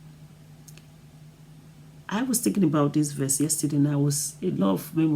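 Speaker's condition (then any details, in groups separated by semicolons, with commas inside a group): No condition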